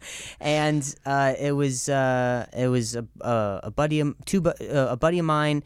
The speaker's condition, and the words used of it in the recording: Stuttering. You have a significant speech impediment and yet you speak for a living.